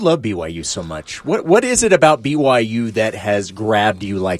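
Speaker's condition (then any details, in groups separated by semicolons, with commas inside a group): No condition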